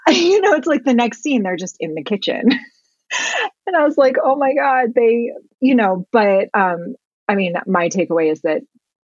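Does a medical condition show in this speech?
No.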